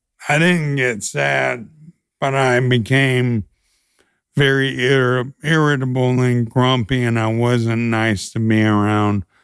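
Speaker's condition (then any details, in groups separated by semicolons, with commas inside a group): ALS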